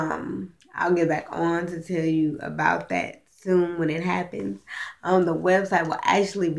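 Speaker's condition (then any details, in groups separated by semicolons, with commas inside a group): Cerebral palsy, spastic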